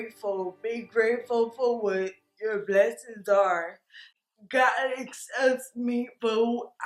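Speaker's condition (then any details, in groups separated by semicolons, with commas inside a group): Cerebellar ataxia; hereditary spinocerebellar ataxia, cerebellum; progressing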